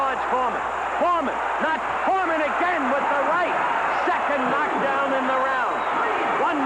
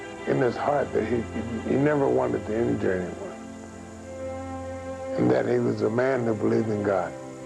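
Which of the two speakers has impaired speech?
The second: Parkinson's syndrome; over 10 years, no tremor, no weakness; sometimes slurred speech.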